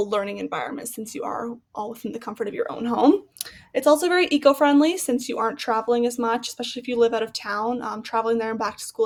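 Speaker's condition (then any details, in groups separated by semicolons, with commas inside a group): No condition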